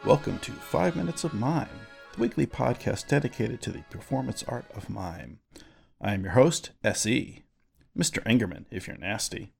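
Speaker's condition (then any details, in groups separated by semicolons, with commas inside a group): No condition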